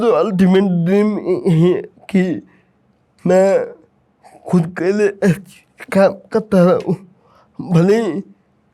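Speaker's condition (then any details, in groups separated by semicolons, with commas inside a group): Cerebral palsy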